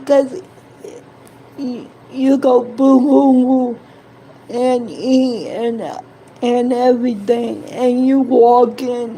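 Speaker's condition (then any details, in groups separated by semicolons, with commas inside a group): Cerebral palsy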